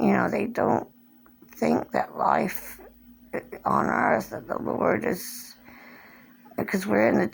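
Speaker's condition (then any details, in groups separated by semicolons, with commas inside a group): Cerebral palsy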